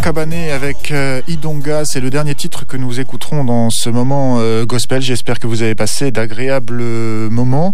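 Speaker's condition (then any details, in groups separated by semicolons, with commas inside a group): No condition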